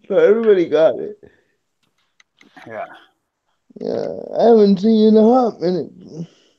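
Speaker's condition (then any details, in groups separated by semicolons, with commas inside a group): Cerebral palsy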